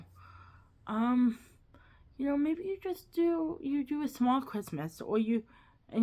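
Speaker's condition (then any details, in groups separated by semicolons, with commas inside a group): Cerebral palsy, quadriplegic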